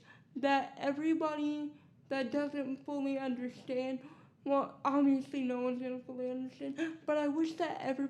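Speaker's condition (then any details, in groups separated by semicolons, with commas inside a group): Cerebral palsy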